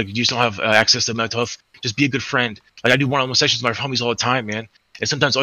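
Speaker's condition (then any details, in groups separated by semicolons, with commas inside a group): No condition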